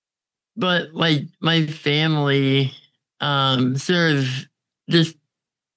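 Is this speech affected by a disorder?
Yes: congenital muscular dystrophy; diagnosed at 6 months, chronically physically disabled, doctor predicted inability to thrive; uses ventilator, goes out downtown independently with ventilator.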